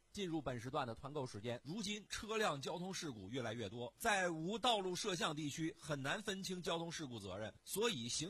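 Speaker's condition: No condition

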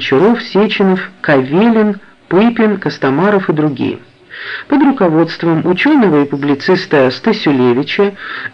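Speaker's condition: No condition

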